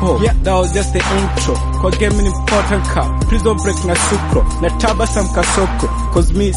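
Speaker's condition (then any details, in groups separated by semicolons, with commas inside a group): No condition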